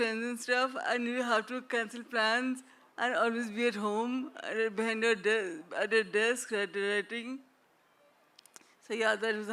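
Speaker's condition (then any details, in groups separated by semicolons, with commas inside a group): Traumatic brain injury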